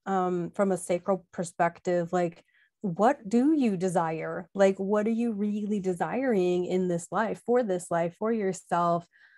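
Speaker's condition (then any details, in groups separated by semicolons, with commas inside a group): No condition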